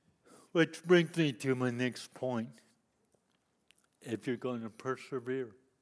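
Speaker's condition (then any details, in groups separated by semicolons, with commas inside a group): Cerebral palsy; lifelong disability since youth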